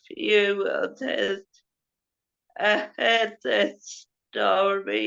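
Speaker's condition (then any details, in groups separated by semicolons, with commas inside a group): Cerebral palsy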